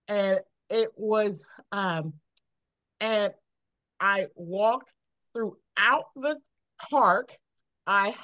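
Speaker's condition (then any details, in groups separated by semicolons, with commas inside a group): Aphasia after stroke; over a year since stroke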